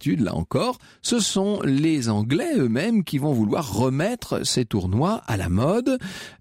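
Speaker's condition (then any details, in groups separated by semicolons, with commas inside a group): No condition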